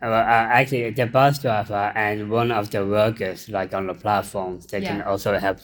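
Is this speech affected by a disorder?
Yes: Down syndrome; intellectual disability.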